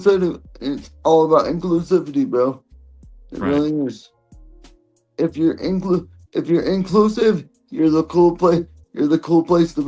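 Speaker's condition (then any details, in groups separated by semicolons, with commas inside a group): Cerebral palsy; present from birth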